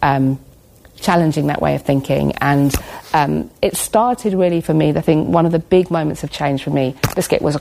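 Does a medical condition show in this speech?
Yes: Tourette's syndrome; motor and vocal tics since about age six, milder in childhood, later intensifying; frequent vocal and motor tics, moves around, audible chest banging, wears padded gloves against sore knuckles; uncontrollable vocal tics interrupting speech, hedgehog, sausage, cats, donkeys, over 6,000 tics recorded.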